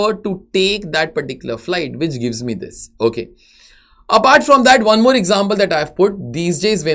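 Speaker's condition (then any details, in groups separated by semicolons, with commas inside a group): No condition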